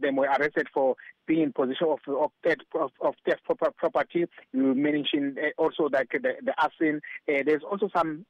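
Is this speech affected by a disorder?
No.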